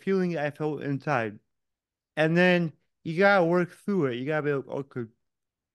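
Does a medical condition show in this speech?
Yes: cerebral palsy; born without heartbeat or breathing, revived, oxygen loss brain damage, diagnosed age one, physical only.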